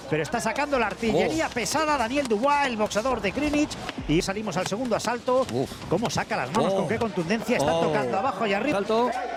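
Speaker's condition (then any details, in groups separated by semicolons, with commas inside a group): No condition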